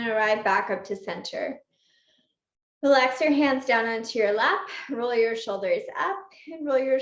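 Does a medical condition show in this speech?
No.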